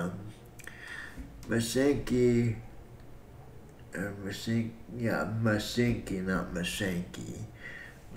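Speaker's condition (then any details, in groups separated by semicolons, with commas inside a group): Cerebral palsy; breathing fine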